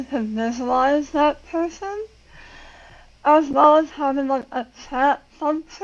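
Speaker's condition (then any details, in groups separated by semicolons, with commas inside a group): Tongue cancer surgery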